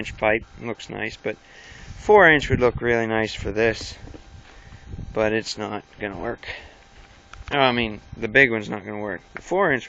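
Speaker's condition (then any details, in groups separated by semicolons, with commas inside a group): No condition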